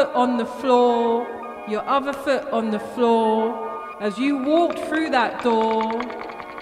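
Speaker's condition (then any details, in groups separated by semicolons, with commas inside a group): No condition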